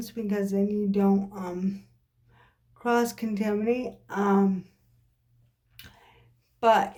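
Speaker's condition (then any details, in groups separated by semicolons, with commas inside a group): Cerebral palsy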